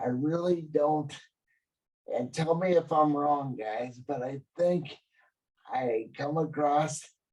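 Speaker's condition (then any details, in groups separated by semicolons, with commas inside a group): Cerebral palsy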